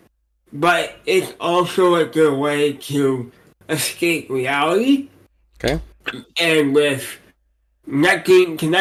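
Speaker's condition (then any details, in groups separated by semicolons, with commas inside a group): Cerebral palsy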